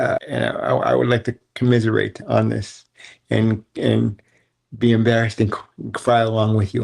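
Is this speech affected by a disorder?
Yes: cerebral palsy.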